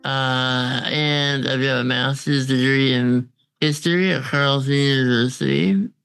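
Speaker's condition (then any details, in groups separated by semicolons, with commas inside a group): Congenital muscular dystrophy; uses ventilator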